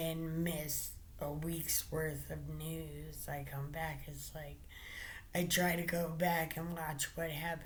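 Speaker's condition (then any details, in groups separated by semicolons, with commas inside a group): Brain injury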